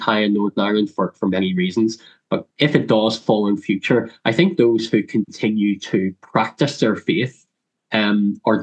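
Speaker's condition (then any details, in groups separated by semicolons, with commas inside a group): Cleft lip and palate; congenital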